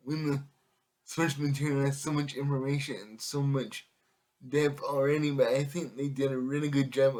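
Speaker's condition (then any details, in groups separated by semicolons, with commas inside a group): Cerebral palsy; affects all muscles; able to speak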